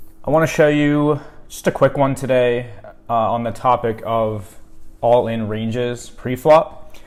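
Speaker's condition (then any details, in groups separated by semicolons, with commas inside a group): No condition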